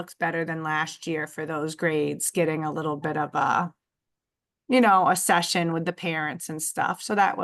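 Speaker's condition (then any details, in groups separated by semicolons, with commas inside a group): No condition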